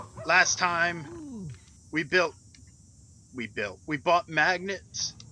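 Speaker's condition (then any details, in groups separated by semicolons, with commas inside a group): No condition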